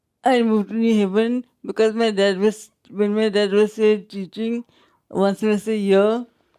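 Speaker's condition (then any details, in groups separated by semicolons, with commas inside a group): Traumatic brain injury; severe, motorcycle accident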